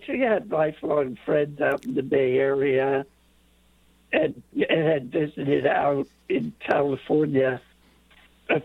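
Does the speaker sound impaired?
Yes: late-onset Pompe disease; onset age 5-6, misdiagnosed as muscular dystrophy at 23 for 26 years; infusion treatment, over 250 infusions, service dog Coppola from Canine Companions, physical activity limited.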